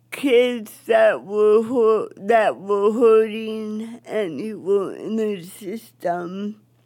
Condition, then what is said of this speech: Cerebral palsy. But I do have a God-given accent.